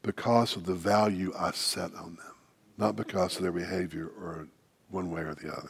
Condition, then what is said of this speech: None; typical speech.